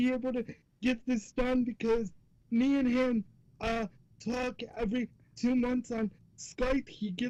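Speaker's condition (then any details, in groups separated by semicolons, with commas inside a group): Cerebral palsy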